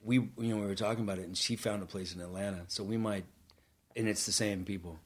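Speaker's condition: No condition

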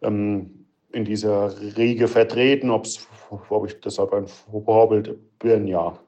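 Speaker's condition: Stuttering; developmental, lifelong, possibly inherited, father stuttered, brother fluent, logopedic speech therapy, constant since second grade; blocks during conversations, word and part-word repetitions; repeated sounds, prolonged sounds

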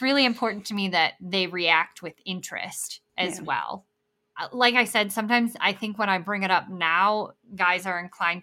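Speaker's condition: Bilateral cleft lip and palate

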